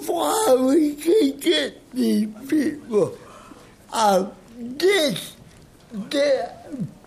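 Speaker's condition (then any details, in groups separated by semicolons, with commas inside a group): Cerebral palsy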